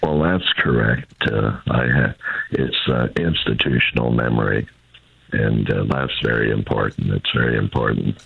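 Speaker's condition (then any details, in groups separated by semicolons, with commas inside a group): Throat cancer; most recent of five bouts of cancer, reduced energy; voice affected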